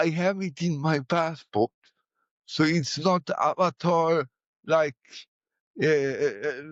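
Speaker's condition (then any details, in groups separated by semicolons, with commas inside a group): Cerebral palsy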